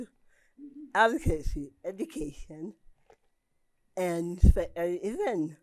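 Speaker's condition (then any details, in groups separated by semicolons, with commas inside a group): Cerebral palsy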